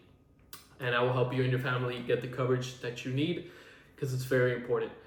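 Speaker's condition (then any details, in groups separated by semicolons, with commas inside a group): No condition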